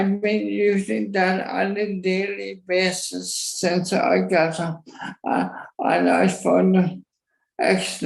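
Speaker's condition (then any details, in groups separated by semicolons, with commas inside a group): Motor neuron disease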